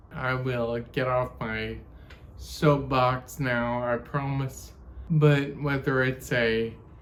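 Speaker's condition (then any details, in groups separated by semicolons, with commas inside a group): Ataxia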